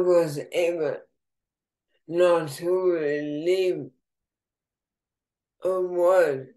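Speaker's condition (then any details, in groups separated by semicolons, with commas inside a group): ALS, bulbar form, bulbar onset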